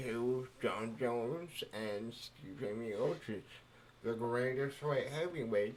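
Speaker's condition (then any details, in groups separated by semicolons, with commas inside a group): Cerebral palsy; speech affected by cerebral palsy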